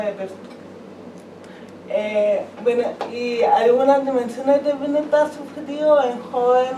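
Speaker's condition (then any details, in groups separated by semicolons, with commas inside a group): Cerebral palsy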